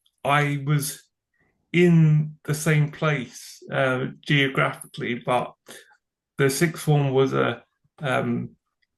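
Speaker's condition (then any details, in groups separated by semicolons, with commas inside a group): Cerebral palsy; from birth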